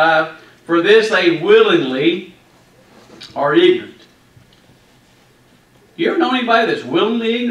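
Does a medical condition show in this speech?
No.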